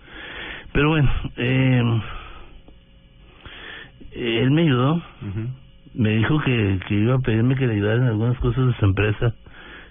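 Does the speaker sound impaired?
Yes: Parkinson's disease; past stooped posture, marked loss of physical strength; voice sometimes trembles, sometimes understood, sometimes not understood at all.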